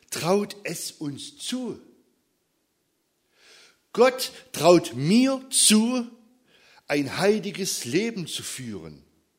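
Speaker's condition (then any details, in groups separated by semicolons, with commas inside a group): No condition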